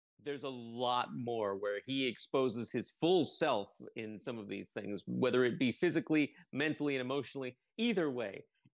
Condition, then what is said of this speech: None; typical speech.